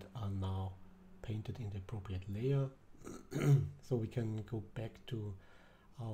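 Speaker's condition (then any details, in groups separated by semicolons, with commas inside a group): No condition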